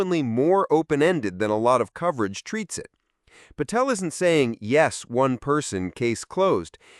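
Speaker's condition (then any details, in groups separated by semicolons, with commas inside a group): No condition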